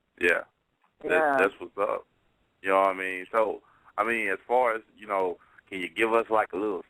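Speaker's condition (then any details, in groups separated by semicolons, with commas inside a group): No condition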